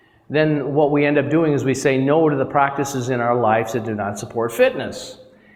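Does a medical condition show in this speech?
No.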